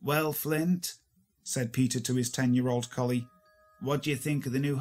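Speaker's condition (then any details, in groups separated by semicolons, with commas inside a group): No condition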